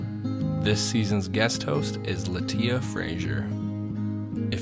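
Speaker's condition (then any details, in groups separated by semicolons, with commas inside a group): No condition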